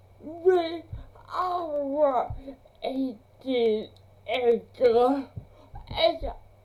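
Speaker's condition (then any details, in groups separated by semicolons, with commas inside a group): Cerebral palsy; since birth, difficult birth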